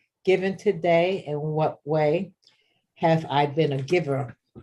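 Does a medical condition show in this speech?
No.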